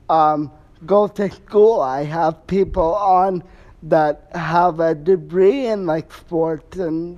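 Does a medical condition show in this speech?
Yes: cerebral palsy; caused by brain bleed, affects walking muscles, all muscles affected to some degree, wheelchair since childhood.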